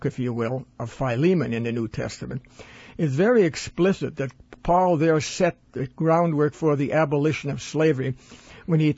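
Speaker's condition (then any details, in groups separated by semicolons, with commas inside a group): No condition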